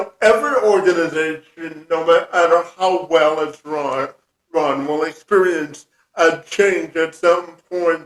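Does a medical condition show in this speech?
Yes: cerebral palsy; present from birth.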